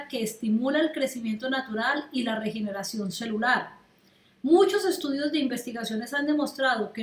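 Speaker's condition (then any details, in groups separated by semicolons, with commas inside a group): No condition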